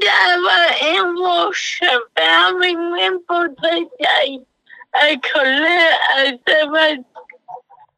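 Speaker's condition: Cerebral palsy; doctor told mother of diagnosis, self-described as half-CP

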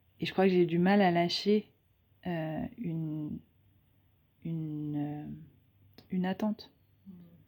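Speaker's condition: No condition

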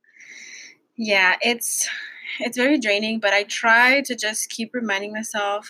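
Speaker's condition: No condition

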